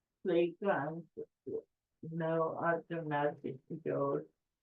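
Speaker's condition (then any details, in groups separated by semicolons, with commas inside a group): Cerebral palsy; affects speech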